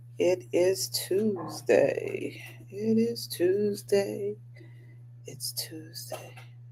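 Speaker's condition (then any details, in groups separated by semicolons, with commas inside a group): No condition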